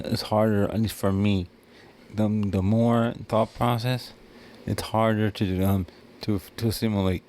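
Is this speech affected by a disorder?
Yes: cerebral palsy; wheelchair user.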